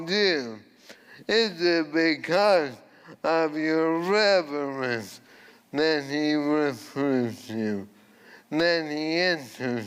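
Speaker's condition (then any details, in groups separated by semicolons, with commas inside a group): ALS; voice changed from earlier resonant voice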